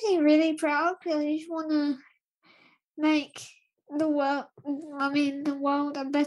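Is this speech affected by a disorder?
Yes: cerebral palsy; spastic dystonic quadriplegia, limits daily tasks such as getting dressed; age 12, physiotherapy by Claire Smart, Cerebral Palsy Alliance, past HABIT-ILE 66-hour intensive therapy, race runner.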